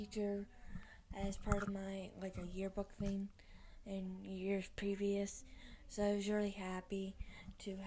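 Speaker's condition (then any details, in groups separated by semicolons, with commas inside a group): Cerebral palsy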